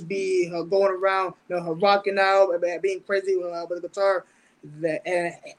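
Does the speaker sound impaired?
Yes: stuttering; mild stutter, low speech impediment since about age 10, intellectual learning disability from birth, hears instructions differently; fears certain words will not come out on stage, fears mockery; here prolonged sounds.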